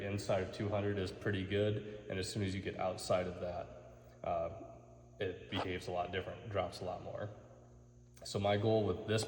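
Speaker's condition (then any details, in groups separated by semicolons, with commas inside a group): No condition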